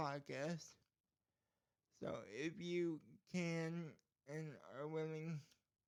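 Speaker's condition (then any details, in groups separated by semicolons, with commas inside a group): Cerebral palsy; speech problem from condition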